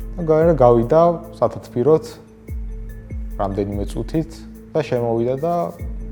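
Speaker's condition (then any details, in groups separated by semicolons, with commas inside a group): No condition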